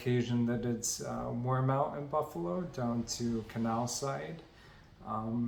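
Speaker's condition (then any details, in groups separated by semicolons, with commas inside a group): ALS; onset in legs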